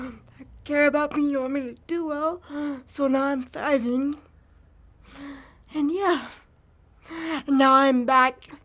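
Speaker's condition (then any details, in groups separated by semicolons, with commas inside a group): Cerebral palsy; from birth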